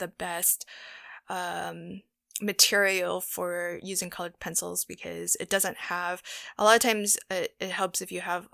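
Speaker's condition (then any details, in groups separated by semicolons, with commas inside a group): No condition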